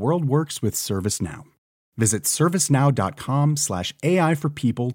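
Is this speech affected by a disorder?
No.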